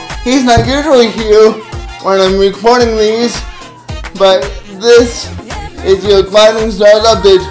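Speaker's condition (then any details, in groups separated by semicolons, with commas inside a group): Cerebral palsy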